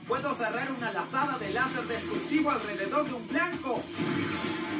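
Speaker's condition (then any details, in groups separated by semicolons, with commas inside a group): No condition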